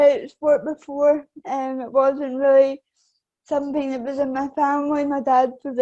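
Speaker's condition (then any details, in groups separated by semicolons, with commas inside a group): Cerebral palsy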